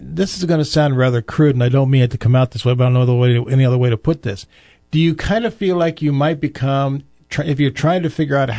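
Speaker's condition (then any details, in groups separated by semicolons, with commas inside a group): No condition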